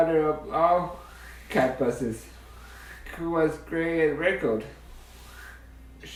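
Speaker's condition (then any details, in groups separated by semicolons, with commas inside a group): Duchenne muscular dystrophy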